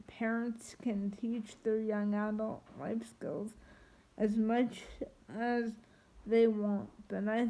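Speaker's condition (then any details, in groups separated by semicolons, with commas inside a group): Triplegic cerebral palsy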